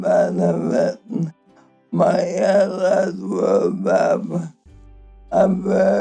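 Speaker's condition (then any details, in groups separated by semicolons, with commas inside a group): ALS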